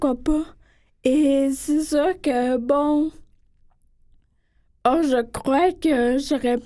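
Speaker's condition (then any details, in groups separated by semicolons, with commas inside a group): Friedreich's ataxia; diagnosed at age 15, now age 30, progressive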